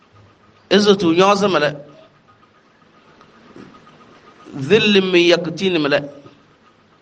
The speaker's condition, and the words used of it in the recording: No condition.